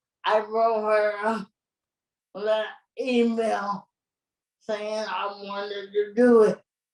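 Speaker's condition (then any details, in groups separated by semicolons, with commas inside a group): Cerebral palsy; present from birth, premature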